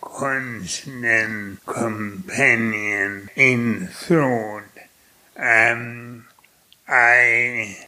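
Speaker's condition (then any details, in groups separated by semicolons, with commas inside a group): Primary lateral sclerosis; motor neuron disease, neurologist gave 2 to 5 years, later found primary lateral sclerosis, legs then arms, hands, face, voice; profoundly affected, speaks with effort, hard to follow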